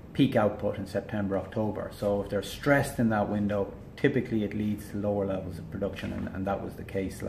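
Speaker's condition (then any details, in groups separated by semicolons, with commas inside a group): No condition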